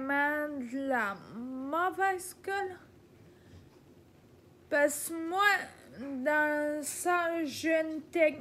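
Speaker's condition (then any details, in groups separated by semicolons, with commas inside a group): Ataxia; degenerative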